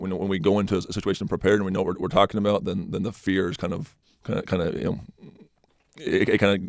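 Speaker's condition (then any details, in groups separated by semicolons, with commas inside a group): Stutter; stutter first noticed in high school, not as a child, magnified speaking Spanish as a missionary; has seen speech therapists, helped a little, uses detailed preparation to reduce stuttering; stutters off the cuff, trips over words, can't get a word out, less when prepared and confident; repeated sounds, repeated words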